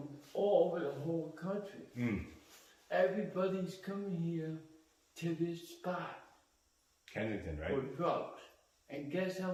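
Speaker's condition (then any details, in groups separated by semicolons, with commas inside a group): Cerebral palsy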